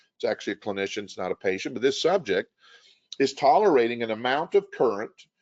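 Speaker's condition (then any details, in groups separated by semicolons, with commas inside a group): No condition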